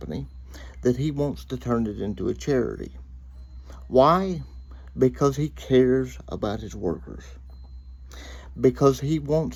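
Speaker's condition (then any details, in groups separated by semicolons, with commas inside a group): Cerebral palsy; uses wheelchair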